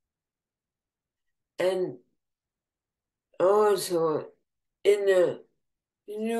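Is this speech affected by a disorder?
Yes: ALS, bulbar form, bulbar onset.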